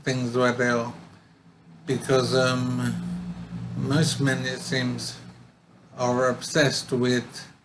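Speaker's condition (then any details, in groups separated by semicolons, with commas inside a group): Brain injury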